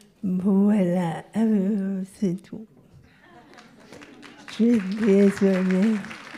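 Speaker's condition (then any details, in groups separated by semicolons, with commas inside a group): Locked-in syndrome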